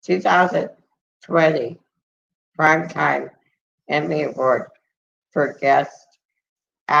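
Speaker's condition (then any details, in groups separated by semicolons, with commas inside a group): Muscular dystrophy; multiple surgeries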